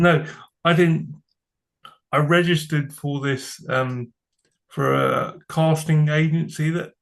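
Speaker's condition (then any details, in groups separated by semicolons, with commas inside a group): Cerebral palsy; from birth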